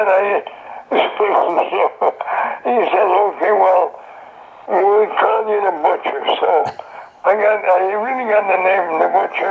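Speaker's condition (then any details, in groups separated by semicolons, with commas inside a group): Throat cancer; survivor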